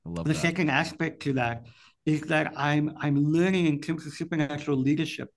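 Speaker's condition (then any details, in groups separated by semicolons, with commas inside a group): Cleft palate; speech impediment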